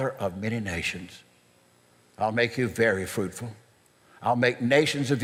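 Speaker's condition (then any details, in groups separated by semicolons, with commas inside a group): No condition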